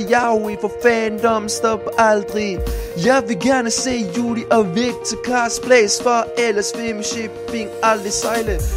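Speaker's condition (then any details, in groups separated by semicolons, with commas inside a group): No condition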